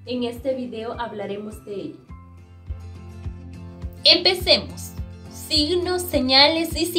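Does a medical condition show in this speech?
No.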